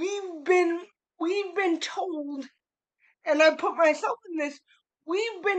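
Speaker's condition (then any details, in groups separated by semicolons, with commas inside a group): Cerebral palsy; spastic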